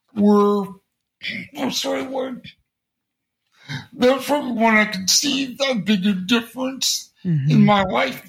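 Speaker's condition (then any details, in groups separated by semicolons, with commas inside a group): Cerebral palsy; congenital, since birth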